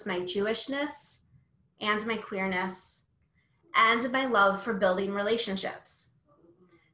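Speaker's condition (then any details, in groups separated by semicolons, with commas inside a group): No condition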